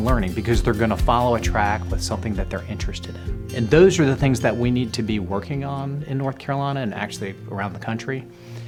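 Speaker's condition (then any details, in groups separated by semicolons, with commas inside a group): No condition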